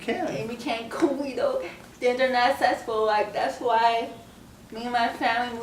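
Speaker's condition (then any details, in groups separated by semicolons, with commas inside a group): Cerebral palsy; scoliosis, spine and leg surgery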